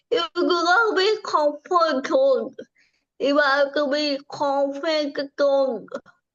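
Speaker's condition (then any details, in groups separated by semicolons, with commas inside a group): Cerebral palsy; from birth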